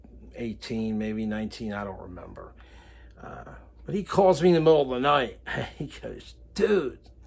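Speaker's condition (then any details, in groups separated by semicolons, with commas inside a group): No condition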